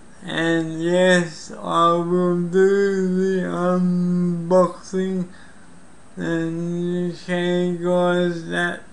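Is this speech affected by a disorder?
Yes: cerebral palsy.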